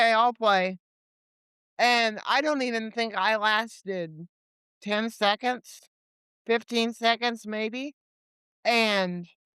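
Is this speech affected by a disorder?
Yes: cerebral palsy; limited mobility, legs.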